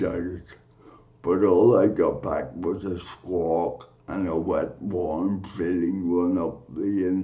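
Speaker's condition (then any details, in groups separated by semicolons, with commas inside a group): Cerebral palsy; from birth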